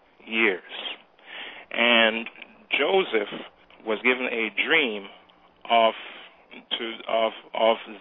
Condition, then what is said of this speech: Stuttering. And in realizing that, I studied the technique in singing and tried to implement those techniques in talking.